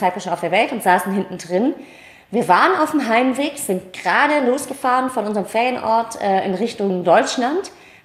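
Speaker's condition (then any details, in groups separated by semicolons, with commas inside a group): Cleft palate, mild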